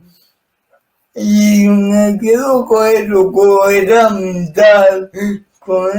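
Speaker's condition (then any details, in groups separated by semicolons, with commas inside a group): Cerebral palsy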